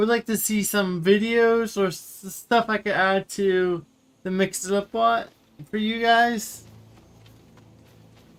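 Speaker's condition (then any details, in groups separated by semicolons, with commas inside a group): Cerebral palsy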